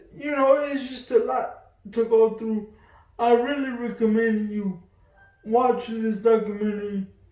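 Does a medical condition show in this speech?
Yes: cerebral palsy.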